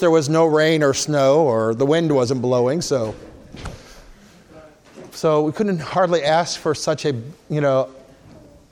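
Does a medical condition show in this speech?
No.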